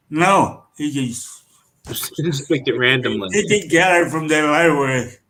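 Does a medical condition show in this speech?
Yes: cerebral palsy.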